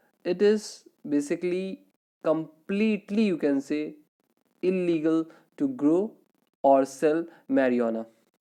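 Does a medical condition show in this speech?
No.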